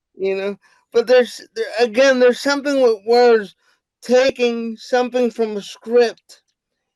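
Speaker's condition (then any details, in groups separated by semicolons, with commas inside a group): Cerebral palsy; wheelchair user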